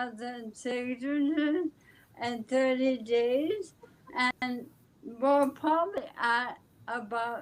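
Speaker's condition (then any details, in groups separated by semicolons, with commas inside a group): ALS; speech affected but still understandable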